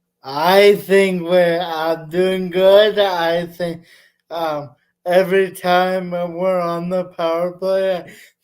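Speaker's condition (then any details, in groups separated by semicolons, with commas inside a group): Cerebral palsy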